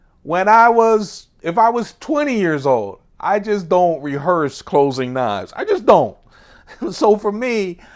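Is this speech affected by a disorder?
No.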